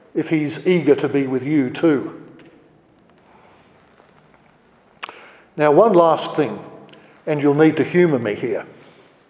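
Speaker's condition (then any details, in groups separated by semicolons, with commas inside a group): No condition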